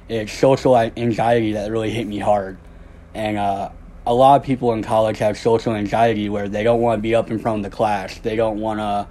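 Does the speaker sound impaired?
Yes: cleft lip and palate; congenital cleft lip and palate, no front teeth at birth, jaw reconstruction with jaw wired shut.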